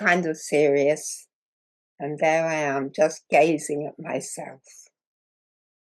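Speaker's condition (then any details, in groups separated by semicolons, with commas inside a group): Muscular dystrophy; progressive muscle wasting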